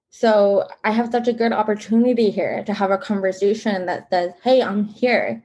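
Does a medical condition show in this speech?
Yes: hearing loss; hearing loss since childhood, wears hearing aids, disability often non-visible; sometimes lisp, others comment on way of speaking, asks for captions, repetition, louder speech.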